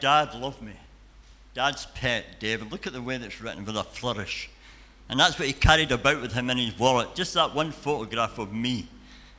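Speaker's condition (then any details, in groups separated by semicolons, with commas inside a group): Cleft palate and cleft lip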